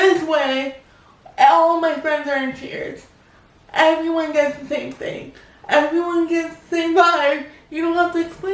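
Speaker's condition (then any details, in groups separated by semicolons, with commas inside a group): Cerebral palsy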